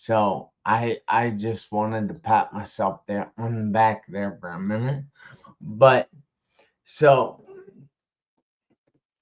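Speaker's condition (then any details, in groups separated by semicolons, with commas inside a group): Traumatic brain injury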